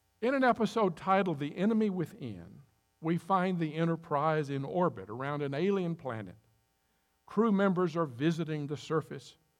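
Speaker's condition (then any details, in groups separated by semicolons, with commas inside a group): No condition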